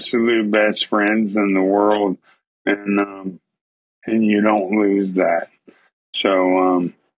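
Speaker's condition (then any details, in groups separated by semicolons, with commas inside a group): ALS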